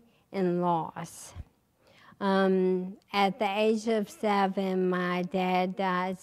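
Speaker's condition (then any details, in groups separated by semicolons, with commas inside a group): ALS; recently diagnosed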